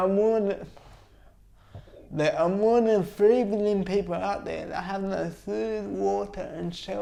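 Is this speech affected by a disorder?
Yes: cerebral palsy.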